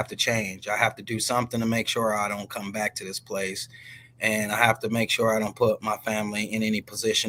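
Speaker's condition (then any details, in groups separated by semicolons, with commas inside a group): No condition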